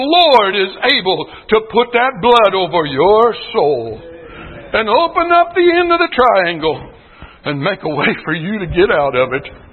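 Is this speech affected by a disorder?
No.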